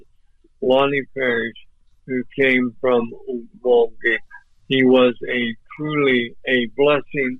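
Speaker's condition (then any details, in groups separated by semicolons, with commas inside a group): ALS; voice off but clear and understandable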